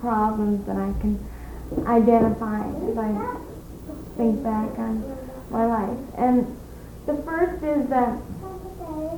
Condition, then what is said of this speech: Cerebral palsy. You don't leave enough pregnant pauses in your speech.